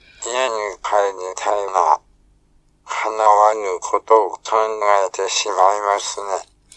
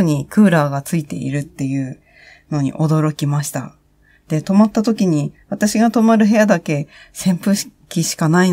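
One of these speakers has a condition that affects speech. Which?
The first: ALS; tracheostomy, ventilator, voice synthesis from own recorded voice; in hospital, tracheostomy and ventilator about two months; cannot speak, uses synthesized voice, speaking through a speech-generating device.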